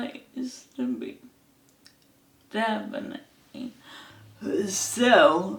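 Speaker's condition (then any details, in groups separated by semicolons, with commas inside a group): ALS; hand onset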